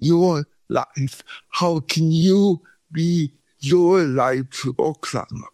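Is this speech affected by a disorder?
Yes: cerebral palsy; from birth, no breathing first 40 minutes at birth, feet opposite of Charlie Chaplin, body shaking 40 years.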